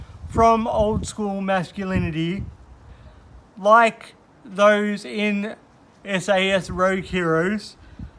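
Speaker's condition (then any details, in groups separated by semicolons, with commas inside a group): Cerebral palsy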